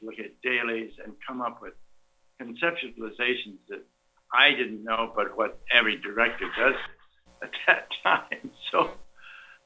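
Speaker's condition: No condition

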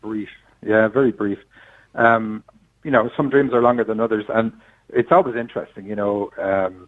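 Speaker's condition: No condition

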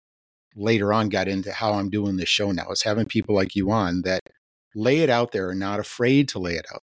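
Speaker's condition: No condition

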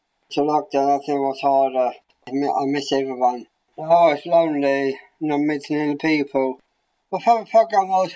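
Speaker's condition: Down syndrome; congenital, present since birth

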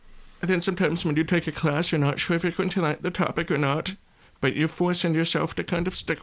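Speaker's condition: Deafness; brown cochlear implant on side of head

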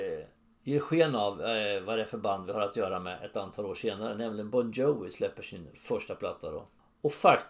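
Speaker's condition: No condition

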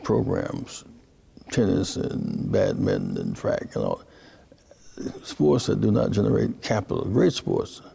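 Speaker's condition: Parkinson's disease; speech therapy

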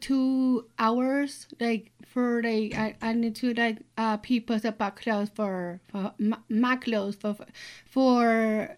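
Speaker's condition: Down syndrome; 24 years old; often answers for her

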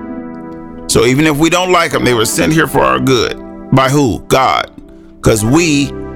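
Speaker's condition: No condition

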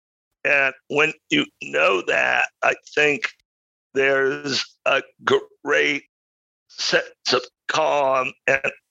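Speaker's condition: Spasmodic dysphonia; came on quickly

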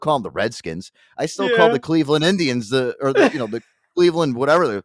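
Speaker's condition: No condition

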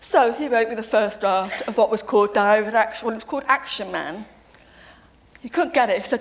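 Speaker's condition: Deafness; deaf since age seven, lip reads, deaf family, sister lip-spoke television in childhood; works with interpreters

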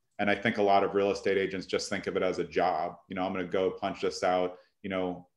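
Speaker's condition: No condition

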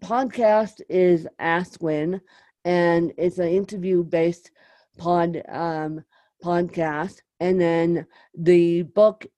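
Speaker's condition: Cerebral palsy; will not go away

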